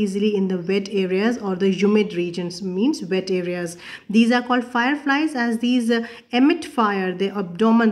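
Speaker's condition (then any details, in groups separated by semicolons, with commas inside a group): No condition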